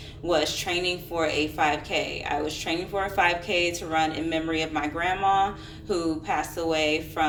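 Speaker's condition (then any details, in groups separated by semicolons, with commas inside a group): No condition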